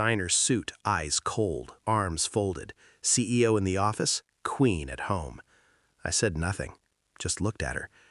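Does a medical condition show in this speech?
No.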